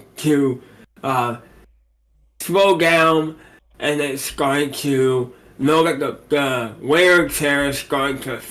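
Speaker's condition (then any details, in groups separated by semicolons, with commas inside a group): Cerebral palsy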